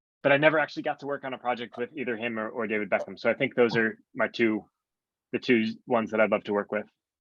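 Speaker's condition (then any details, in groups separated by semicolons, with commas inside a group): No condition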